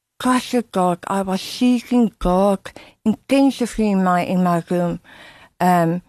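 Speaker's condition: Tongue removal for cancer; two surgeries, 8-hour resection with skin graft free flap reconstruction, small back part left; relearned speaking from scratch with speech therapist, could not speak after surgery, remaining tongue enables swallowing

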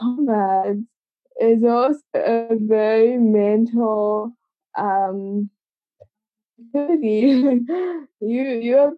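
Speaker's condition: Cerebral palsy; congenital, from birth, age 25

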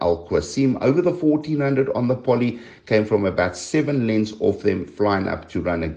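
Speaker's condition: No condition

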